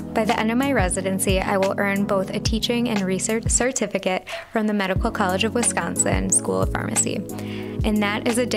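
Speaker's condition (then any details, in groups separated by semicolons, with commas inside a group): No condition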